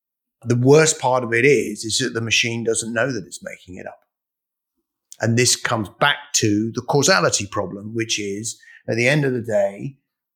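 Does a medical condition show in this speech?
No.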